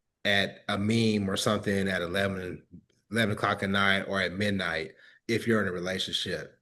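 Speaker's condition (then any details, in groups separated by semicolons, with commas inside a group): No condition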